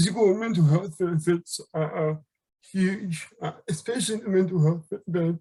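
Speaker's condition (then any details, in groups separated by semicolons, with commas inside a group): Left hemiplegia; left-sided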